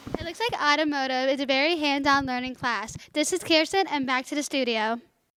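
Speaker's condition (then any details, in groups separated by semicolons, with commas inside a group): No condition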